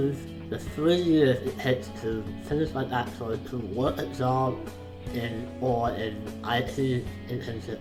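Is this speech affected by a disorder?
Yes: facial palsy.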